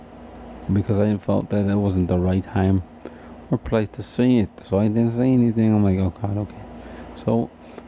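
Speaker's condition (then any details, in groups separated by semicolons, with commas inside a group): Cerebral palsy; brain injury, wheelchair user; difficulty eating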